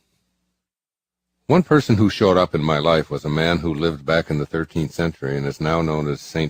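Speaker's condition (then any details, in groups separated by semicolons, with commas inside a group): No condition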